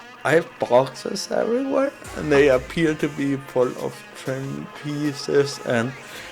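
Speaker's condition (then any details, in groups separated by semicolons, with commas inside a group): Cerebral palsy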